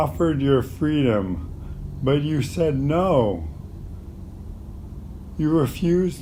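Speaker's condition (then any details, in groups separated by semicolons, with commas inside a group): ALS; terminal; voice is going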